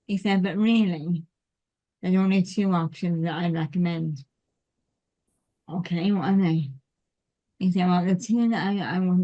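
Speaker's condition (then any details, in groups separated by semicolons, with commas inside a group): Cerebral palsy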